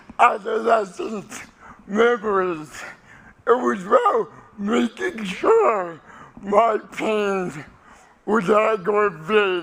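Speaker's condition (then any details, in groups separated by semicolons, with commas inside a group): Cerebral palsy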